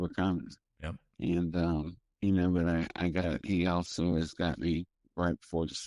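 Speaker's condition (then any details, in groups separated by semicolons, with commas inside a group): Primary progressive multiple sclerosis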